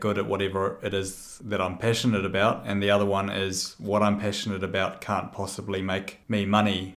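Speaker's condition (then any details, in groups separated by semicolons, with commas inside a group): No condition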